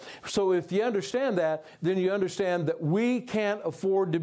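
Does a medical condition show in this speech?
No.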